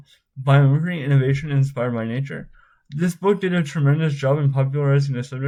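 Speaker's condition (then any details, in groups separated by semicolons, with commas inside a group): Spastic cerebral palsy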